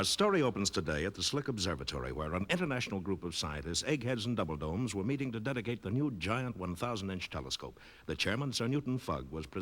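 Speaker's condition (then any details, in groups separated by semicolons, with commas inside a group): No condition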